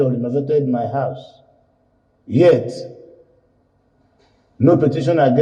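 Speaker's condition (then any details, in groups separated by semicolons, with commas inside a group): No condition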